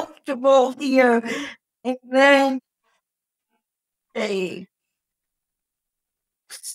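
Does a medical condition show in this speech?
Yes: cerebral palsy.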